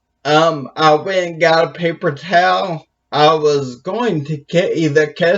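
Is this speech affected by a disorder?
Yes: brain injury; speech affected.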